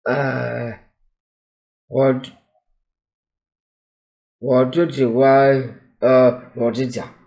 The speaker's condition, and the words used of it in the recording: Down syndrome. 所以唐氏症的小孩子基本来讲，他们的动作会缓慢啊，然后他的语言方面的这个口齿来讲，会比较会啊，比较不太清楚，啊，就会比较会那个。